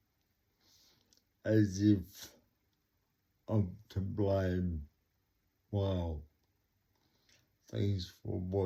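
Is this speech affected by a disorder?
Yes: cerebral palsy; talks slowly.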